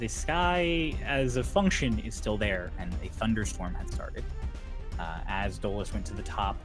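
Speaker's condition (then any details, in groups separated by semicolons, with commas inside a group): No condition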